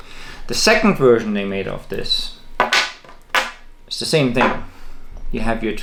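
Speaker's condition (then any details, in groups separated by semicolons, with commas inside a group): No condition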